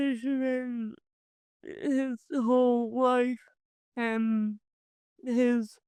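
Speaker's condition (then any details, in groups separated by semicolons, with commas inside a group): Cerebral palsy; from birth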